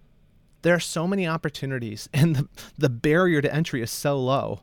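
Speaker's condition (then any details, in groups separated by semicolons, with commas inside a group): No condition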